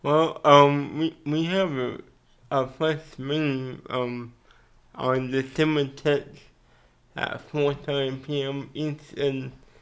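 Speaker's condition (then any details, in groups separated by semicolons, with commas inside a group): Cerebral palsy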